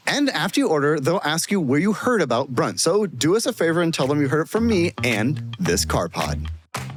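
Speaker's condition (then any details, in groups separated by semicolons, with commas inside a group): No condition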